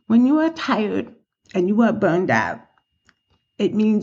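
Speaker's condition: Profound deafness, acquired, profound

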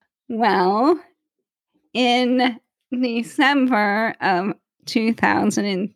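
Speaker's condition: ALS; voice weaker when tired or after much talking

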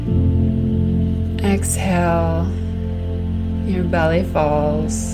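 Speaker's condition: No condition

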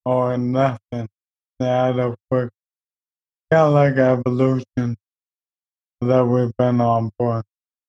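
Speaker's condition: ALS; speech and eventually breathing

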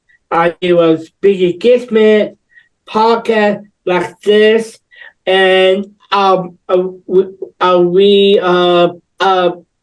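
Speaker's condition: Down syndrome; hesitant, repeats words and fillers, short phrases

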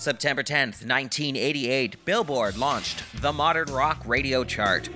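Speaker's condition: No condition

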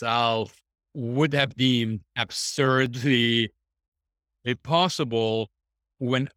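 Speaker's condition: Stutter; severe since age two, brain speech area, avoided speaking 25+ years, UK speech program at seventeen; audible stutter, often fairly clear but not always, deep breath every few words, ups and downs; prolonged sounds, blocks

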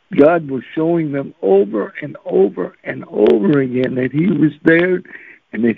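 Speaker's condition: Cerebral palsy; since birth

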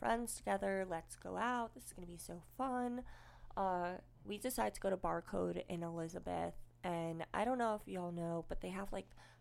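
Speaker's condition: Cleft lip and palate, unilateral

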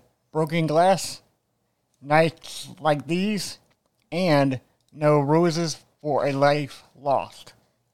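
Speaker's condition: Cerebral palsy

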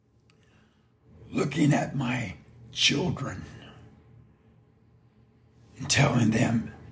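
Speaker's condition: Partial laryngectomy; speech still self-described as unusual

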